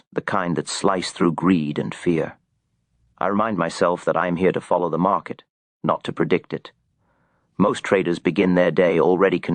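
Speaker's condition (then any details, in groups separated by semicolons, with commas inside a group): No condition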